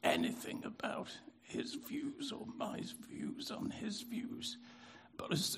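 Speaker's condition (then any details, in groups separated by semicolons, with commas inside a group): Spasmodic dysphonia; spasmodic dystonia subtype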